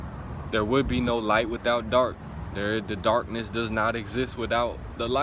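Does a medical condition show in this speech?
No.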